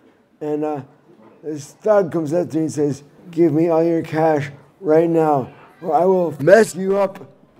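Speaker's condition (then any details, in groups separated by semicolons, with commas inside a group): Brain injury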